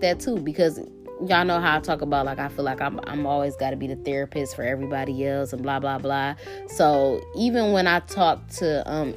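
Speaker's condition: No condition

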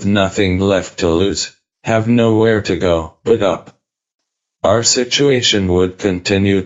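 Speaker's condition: ALS, speech-generating device; eye-activated synthetic voice built from voice banking

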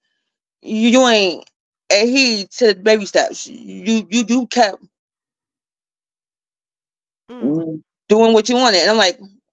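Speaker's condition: Stuttering; repeated words, blocks

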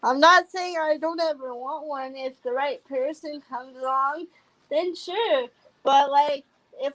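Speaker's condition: Cerebral palsy; drives electric wheelchair

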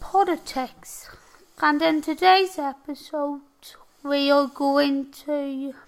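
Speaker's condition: Tracheostomy and ventilator dependent; can move only head

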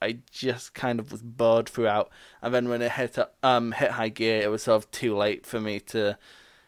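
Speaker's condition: No condition

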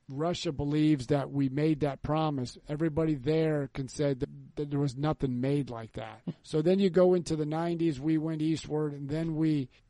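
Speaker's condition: No condition

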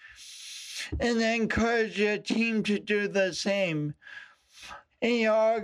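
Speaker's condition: Speech impediment; affects voice, impediment noticeable on first meeting but words formed, intelligible

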